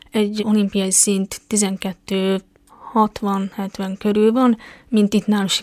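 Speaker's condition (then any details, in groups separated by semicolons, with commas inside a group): Deafness; congenital, found at age one, device with surgery at 2.5, eight ear operations (3 left, 5 right) until ten; tried signing with Japanese sign-language users at the competition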